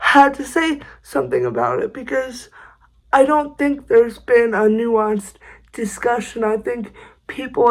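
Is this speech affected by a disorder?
Yes: cerebral palsy, severe.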